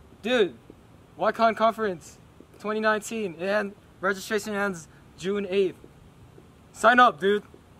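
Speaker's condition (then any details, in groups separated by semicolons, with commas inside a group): No condition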